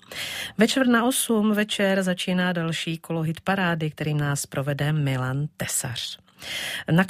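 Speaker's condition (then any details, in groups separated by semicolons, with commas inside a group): No condition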